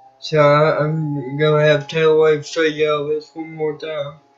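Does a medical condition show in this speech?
Yes: cerebral palsy.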